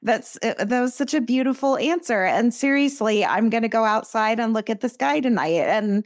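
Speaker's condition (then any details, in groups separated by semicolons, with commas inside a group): No condition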